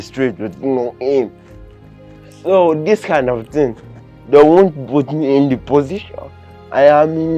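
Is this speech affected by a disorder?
Yes: cerebral palsy.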